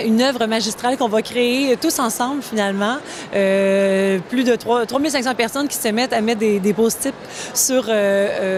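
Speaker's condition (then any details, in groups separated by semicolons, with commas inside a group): No condition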